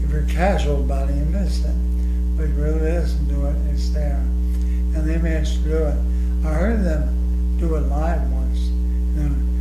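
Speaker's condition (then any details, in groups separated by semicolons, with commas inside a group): ALS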